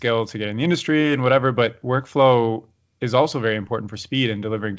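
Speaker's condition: No condition

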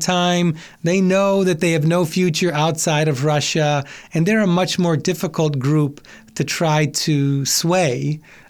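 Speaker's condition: No condition

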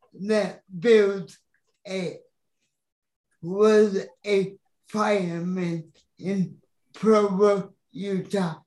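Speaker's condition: Cerebral palsy; uses X3 all-terrain wheelchair from ExtremeMotus

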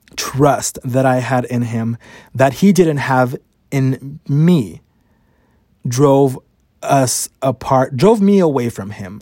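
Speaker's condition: Stutter; adult stutter, noticed at work and by ex-fiance; blocks

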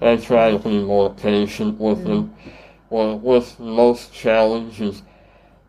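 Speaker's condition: Treacher Collins syndrome; congenital, cleft palate and jaw surgeries, tracheostomy, deaf three years, bone conduction hearing aids, speech therapy; adult, wears hearing aid, tracheostomy scar, does public speaking; voice distorted, some cannot understand, worse on telephone, repeating takes energy, intelligible after years of therapy

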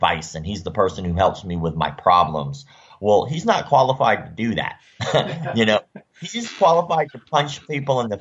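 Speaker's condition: Cleft lip and palate; facial scars from surgeries

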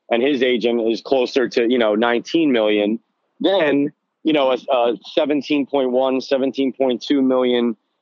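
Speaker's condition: No condition

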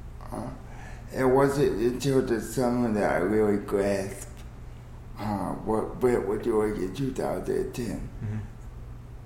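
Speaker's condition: Cerebral palsy; cerebral palsy with body spasms and gyrations; daily fight against body spasms and gyrations

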